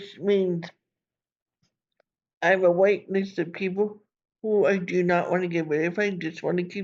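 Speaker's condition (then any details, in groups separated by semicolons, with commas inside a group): Cerebral palsy; from birth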